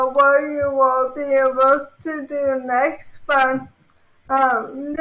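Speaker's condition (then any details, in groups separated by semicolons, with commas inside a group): ALS; sporadic form, onset in pinky finger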